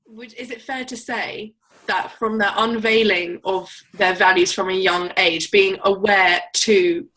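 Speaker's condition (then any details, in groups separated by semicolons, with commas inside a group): No condition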